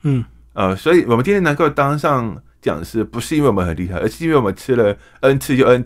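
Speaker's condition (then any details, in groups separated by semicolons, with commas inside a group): Hearing impairment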